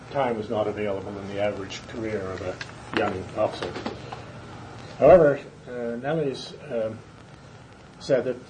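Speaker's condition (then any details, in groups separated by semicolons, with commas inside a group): No condition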